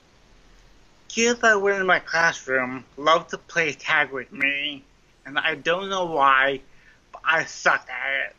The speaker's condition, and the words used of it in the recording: Cerebral palsy. So if I make reference to something drunk when I'm not, that's why it's because of the speech impediment.